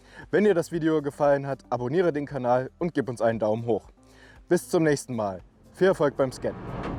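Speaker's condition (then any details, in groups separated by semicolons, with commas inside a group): No condition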